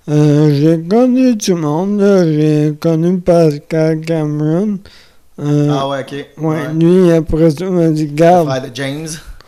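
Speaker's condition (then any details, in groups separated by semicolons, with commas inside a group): Amyotrophic lateral sclerosis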